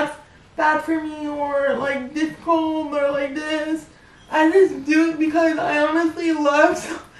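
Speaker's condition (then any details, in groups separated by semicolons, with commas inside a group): Cerebral palsy; able to talk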